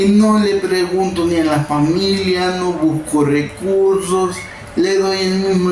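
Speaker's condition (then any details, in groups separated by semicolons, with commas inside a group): Cerebral palsy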